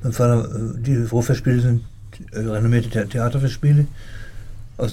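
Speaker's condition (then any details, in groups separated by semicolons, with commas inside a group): Parkinson's disease; impaired fine motor skills, unusual posture, 90 percent disability, gets attacks, daily tasks take longer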